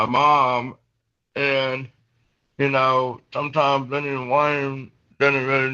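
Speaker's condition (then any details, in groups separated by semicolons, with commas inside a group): Cerebral palsy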